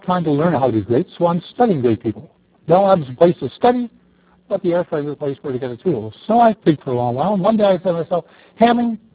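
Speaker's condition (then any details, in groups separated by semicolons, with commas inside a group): No condition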